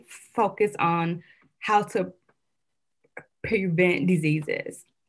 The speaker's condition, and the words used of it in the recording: Stuttering. But when I go, I talk okay.